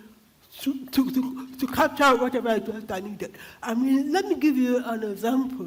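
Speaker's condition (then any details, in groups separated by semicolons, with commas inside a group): Cerebral palsy; diagnosed by brain scan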